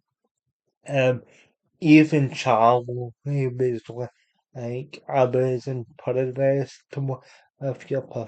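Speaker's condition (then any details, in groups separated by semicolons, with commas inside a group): Cerebral palsy; unable to walk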